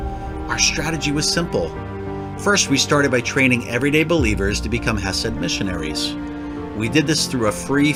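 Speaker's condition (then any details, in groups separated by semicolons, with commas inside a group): No condition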